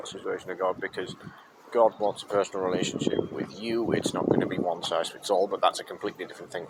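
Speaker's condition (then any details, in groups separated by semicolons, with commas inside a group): No condition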